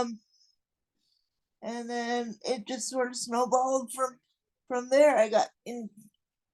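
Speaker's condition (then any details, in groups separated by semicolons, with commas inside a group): Cerebral palsy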